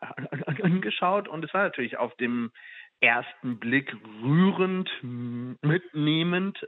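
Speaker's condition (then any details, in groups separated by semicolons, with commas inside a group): Stuttering; stuttering since school age at least, no pain; uses personal tricks to manage stuttering; repeated sounds, prolonged sounds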